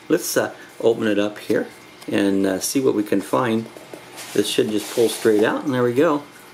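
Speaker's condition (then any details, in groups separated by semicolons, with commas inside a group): No condition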